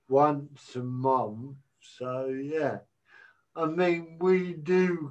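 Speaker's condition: Cerebral palsy; speech sounds unusual

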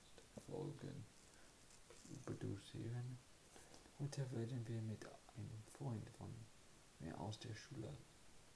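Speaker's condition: Cerebral palsy; pain

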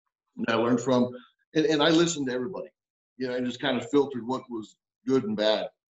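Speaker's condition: No condition

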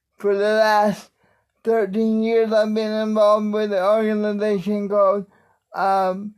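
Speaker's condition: Cerebral palsy; wheelchair user

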